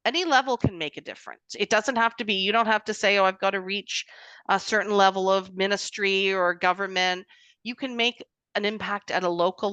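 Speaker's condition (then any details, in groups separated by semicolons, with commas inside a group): No condition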